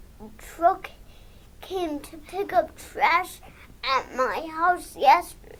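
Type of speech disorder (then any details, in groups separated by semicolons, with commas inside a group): Mild dysarthria; cerebral palsy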